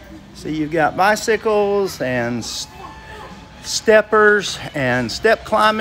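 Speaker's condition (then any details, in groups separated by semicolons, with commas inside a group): No condition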